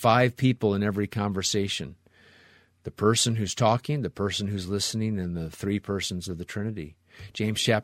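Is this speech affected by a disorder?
No.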